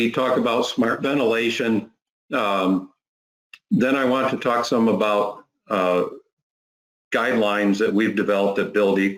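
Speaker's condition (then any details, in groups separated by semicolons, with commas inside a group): No condition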